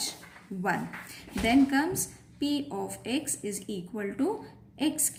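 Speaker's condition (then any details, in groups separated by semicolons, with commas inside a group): No condition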